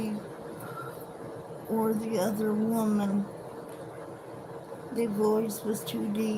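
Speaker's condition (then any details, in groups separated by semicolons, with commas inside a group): Cerebral palsy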